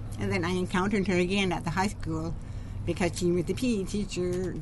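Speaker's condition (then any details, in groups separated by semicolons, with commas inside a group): Deafness, profound, genetic, severe; cochlear implants for a couple of years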